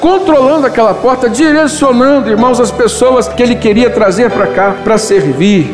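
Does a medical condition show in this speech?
No.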